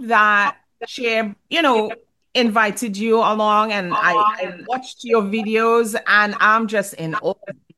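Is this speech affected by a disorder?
No.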